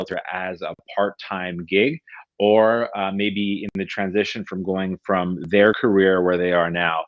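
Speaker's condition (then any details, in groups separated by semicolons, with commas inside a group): No condition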